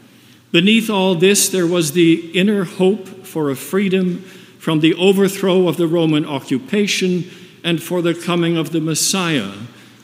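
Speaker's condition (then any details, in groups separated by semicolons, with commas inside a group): No condition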